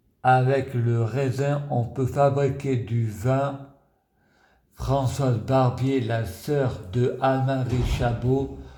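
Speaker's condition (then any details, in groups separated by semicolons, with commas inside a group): Multiple sclerosis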